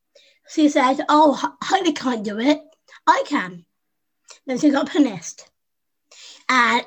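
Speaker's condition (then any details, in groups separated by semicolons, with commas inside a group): Down syndrome; adult woman, 25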